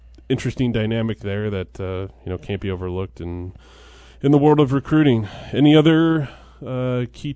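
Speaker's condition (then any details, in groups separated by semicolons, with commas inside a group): No condition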